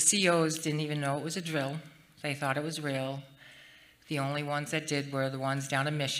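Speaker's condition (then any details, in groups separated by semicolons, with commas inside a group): No condition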